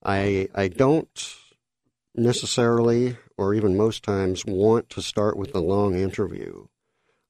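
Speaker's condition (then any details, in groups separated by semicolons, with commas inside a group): Cleft lip and palate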